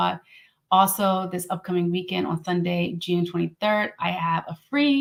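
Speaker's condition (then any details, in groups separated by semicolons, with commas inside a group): No condition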